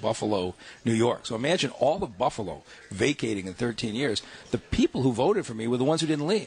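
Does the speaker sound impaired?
No.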